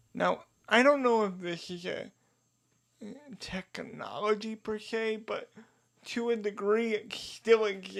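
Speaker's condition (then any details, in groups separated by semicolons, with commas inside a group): Cerebral palsy; diagnosed age two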